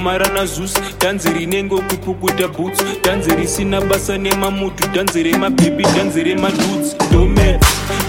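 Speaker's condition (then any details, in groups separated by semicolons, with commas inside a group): No condition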